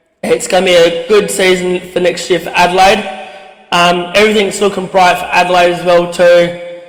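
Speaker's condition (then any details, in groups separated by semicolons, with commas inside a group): No condition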